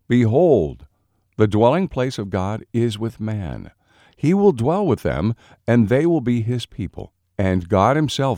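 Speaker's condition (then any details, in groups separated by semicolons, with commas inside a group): No condition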